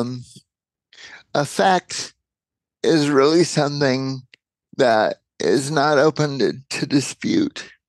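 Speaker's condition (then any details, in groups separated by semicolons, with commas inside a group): Cerebral palsy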